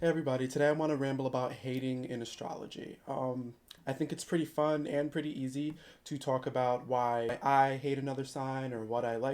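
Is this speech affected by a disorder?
No.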